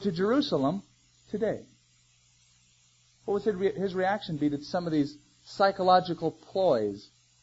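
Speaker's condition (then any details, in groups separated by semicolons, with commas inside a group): No condition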